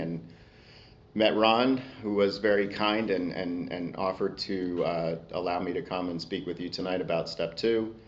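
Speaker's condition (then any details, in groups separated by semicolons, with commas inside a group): No condition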